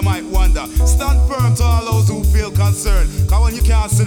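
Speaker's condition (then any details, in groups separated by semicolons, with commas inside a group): No condition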